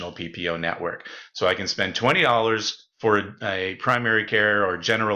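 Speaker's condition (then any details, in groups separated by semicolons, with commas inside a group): No condition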